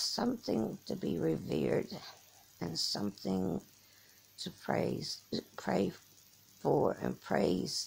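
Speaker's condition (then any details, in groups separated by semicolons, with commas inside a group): Cerebral palsy; from birth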